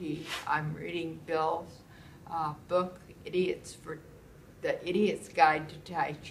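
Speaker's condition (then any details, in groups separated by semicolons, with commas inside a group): Multiple sclerosis; primary progressive form; symptoms improved with tai chi, meditation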